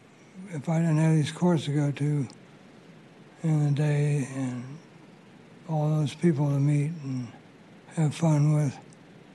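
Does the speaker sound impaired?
Yes: Parkinson's disease; about 20 years since onset.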